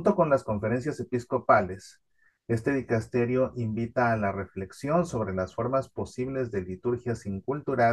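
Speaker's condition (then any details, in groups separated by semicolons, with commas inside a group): No condition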